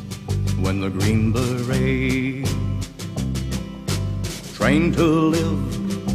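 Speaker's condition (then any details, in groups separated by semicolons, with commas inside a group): No condition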